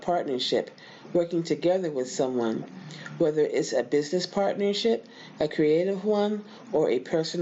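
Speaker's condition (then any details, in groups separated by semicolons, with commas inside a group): No condition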